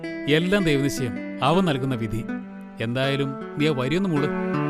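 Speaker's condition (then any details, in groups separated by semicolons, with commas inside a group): No condition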